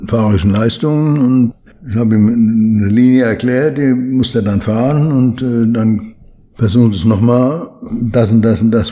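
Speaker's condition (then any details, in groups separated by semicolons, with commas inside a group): Parkinson's disease; needs much training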